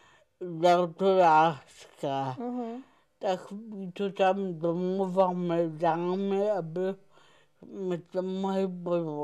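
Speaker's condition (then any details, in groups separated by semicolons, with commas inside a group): Cerebral palsy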